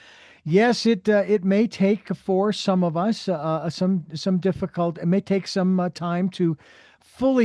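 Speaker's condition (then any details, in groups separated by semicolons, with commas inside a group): No condition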